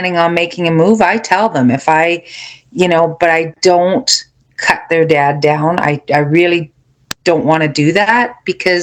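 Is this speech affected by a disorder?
No.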